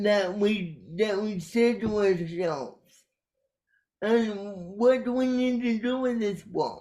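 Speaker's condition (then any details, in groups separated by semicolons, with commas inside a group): Cerebral palsy; caused by brainstem aneurysm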